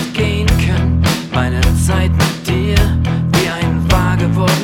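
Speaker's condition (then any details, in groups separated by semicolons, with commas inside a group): No condition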